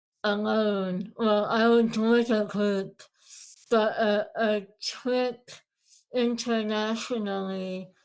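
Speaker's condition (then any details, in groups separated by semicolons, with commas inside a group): Moebius syndrome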